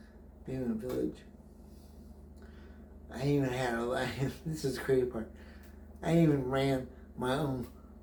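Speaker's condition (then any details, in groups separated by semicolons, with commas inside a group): Brain injury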